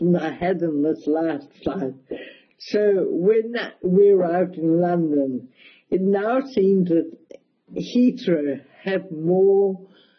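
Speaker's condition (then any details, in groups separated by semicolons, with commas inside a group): Cerebral palsy, mild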